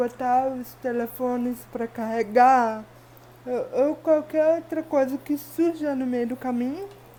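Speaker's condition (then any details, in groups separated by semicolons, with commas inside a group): Cerebral palsy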